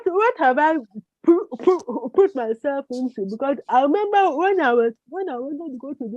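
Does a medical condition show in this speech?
Yes: cerebral palsy.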